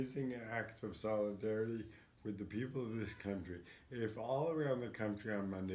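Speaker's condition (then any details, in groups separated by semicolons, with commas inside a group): ALS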